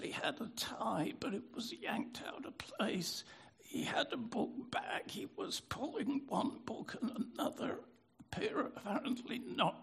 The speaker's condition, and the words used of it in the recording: Spasmodic dysphonia. I can't sing tenor and bass over three octaves like I used to in my 20s.